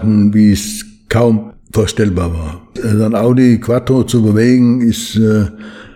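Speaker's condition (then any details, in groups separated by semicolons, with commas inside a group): Parkinson's disease; slowed movements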